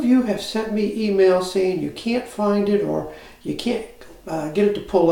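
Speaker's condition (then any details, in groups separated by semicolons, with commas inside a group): No condition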